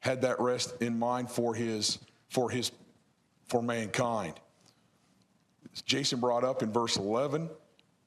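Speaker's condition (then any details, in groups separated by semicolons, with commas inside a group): No condition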